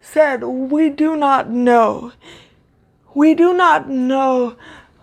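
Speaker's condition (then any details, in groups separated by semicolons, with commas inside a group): Cerebral palsy, severe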